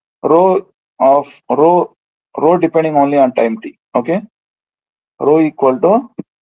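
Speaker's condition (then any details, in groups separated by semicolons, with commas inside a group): No condition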